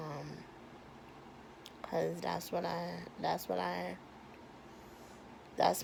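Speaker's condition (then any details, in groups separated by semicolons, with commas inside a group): Cerebral palsy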